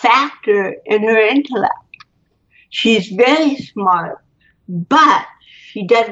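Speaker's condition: Cerebral palsy; spinal cord and neck surgery

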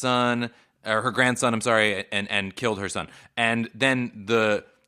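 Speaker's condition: No condition

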